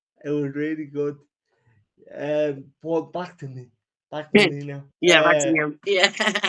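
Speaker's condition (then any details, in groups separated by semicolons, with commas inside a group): Cerebral palsy; wheelchair user since childhood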